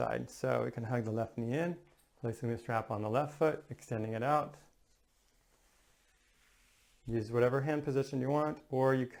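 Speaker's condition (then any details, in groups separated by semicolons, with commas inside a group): No condition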